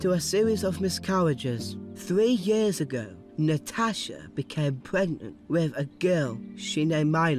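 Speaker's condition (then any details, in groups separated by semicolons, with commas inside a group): Down syndrome; extra chromosome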